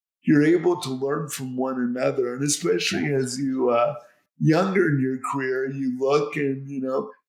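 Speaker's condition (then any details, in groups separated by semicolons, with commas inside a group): Cerebral palsy; speech unclear since childhood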